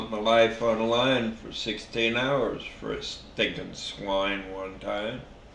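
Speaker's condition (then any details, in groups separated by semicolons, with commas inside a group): Traumatic brain injury; slurred speech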